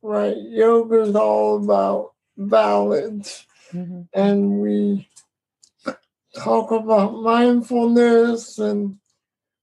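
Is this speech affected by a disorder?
Yes: cerebral palsy; adaptive yoga with breath work.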